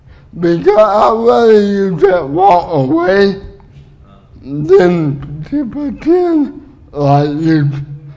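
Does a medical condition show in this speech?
Yes: cerebral palsy; uses wheelchair.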